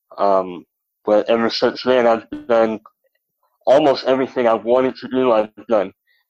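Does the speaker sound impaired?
Yes: cleft lip and palate; rare congenital defect like Rudy Garcia's.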